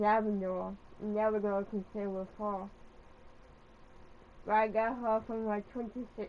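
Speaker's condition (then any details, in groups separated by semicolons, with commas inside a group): Cerebral palsy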